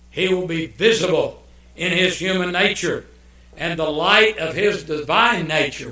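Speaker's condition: No condition

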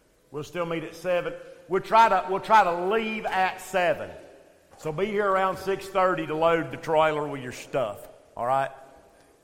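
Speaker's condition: No condition

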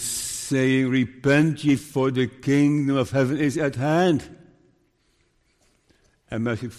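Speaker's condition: Parkinson's disease; diagnosed 5 years ago, very slow progression per neurologist; room for more medication if needed; sometimes stutters and blurs words, still preaching

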